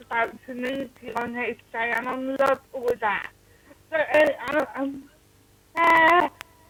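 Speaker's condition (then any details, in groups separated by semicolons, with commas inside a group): Cerebral palsy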